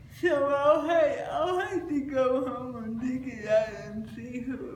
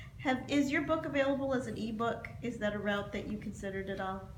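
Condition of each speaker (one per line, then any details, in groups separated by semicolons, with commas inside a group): Cerebral palsy; since childhood, types with one hand
No condition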